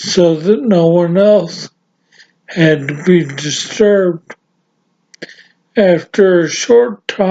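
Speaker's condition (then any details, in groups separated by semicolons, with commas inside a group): Severe traumatic brain injury; severe, ataxia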